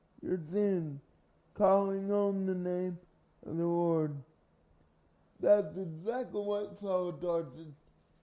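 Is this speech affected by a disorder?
Yes: cerebral palsy; from birth.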